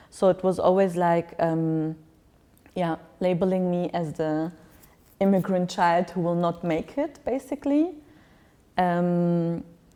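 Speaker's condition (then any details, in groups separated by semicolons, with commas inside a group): No condition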